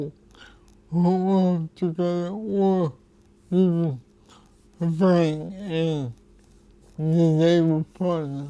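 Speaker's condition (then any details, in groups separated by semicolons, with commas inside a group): Cerebral palsy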